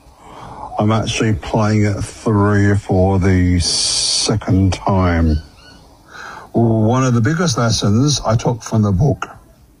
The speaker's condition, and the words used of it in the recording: Stuttering. He's got a beautiful, powerful voice that he's fallen back in love with.